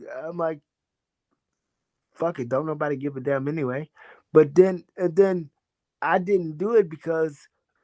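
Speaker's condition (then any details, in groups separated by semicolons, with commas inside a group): Cerebral palsy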